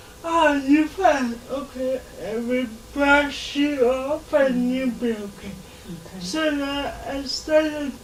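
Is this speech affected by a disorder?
Yes: cerebral palsy; can speak, slow speaker.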